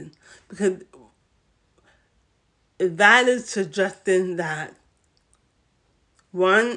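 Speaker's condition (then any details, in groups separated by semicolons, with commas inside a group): Cerebral palsy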